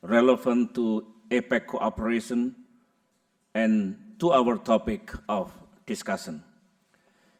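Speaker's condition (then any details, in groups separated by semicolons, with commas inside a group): No condition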